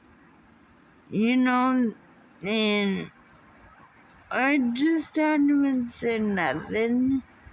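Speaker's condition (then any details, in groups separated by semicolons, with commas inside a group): Muscular dystrophy; unable to walk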